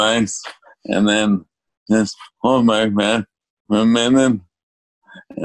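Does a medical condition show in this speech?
Yes: ALS.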